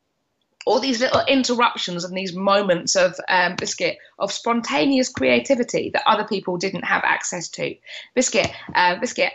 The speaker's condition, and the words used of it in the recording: Tourette syndrome. Because sometimes she is still surprised by some of the tics that come out of her mouth.